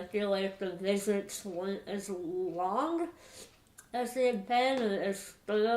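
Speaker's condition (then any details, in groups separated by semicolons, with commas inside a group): Moebius syndrome; small tongue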